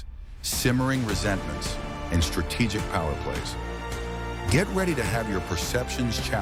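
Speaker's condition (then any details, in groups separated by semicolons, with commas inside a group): No condition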